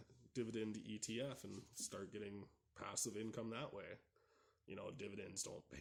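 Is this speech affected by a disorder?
No.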